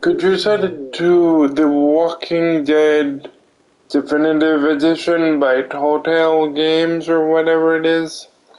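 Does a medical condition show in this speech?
Yes: cerebral palsy; limbs affected.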